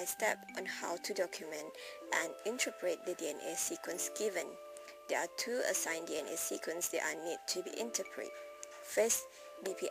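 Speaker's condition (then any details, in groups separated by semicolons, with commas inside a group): No condition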